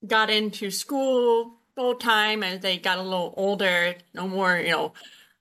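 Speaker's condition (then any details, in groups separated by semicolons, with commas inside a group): Usher syndrome, born deaf; Usher syndrome type 2, deaf or hard of hearing from birth, hearing aids from age 2, sign language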